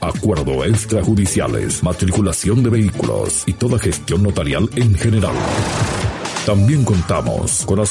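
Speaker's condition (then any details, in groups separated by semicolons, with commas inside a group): No condition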